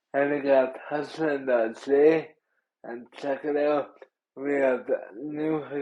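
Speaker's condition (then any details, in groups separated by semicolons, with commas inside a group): Cerebral palsy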